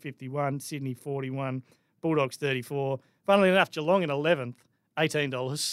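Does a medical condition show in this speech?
No.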